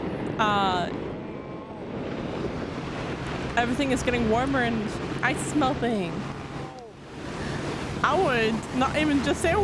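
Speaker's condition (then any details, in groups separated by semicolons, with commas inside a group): No condition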